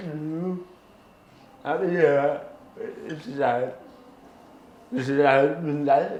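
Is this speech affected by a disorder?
Yes: cerebral palsy.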